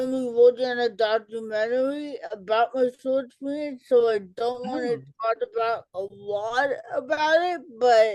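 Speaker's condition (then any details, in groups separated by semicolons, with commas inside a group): Cerebral palsy; childhood speech delay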